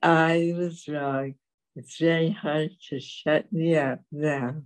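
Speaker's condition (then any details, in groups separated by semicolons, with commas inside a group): Dystonia; speaking again after 40 years mute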